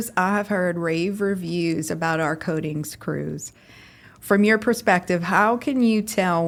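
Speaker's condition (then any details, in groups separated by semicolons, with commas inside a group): No condition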